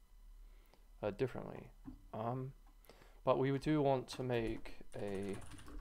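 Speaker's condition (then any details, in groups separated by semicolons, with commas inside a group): No condition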